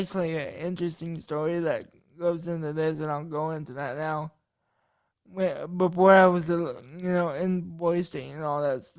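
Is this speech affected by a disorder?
Yes: cerebral palsy.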